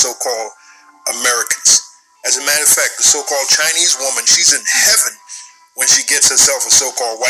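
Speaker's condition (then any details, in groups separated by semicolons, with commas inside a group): No condition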